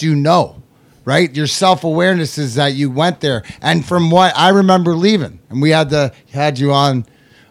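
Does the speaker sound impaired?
No.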